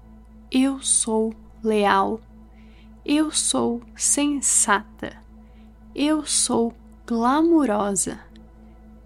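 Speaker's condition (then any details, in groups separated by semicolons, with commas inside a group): No condition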